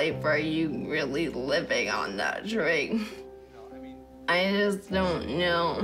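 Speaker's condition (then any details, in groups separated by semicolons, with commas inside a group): ALS; can no longer lift arm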